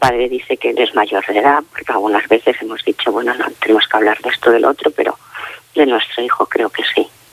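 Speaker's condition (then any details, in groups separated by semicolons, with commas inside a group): Facial palsy; age 47 now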